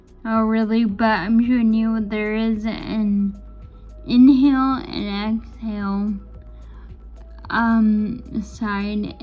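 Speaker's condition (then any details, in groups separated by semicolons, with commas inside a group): Friedreich's ataxia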